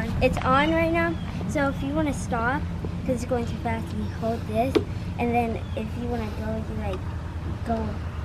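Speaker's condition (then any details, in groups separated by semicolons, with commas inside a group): No condition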